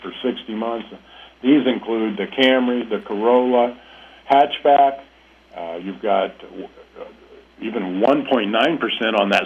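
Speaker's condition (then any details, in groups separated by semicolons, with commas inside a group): No condition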